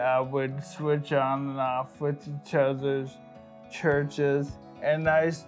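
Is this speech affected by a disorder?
Yes: ALS; after prolonged search for answers.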